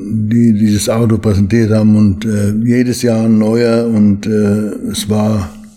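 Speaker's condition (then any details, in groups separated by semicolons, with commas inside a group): Parkinson's disease; limits daily routine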